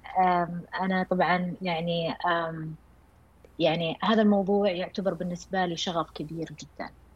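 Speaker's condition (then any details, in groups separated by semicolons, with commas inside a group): No condition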